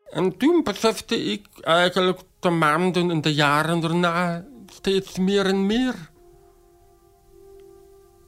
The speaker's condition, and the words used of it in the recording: Deafness. Dat bestaat niet meer, want dankzij een tolk kan ik dingen doen die ik als pratende dove die moet liplezen onmogelijk had kunnen doen.